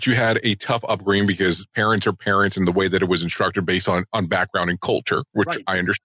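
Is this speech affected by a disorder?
No.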